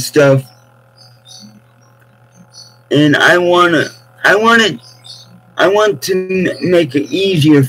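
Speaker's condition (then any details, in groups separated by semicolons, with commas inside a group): Cerebral palsy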